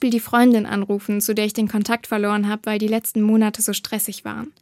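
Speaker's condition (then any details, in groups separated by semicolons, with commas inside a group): No condition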